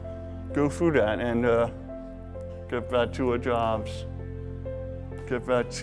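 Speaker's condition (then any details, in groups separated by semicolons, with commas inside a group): Cerebral palsy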